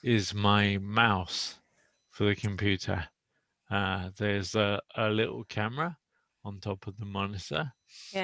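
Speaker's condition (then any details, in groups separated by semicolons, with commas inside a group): Motor neuron disease; speech a little slow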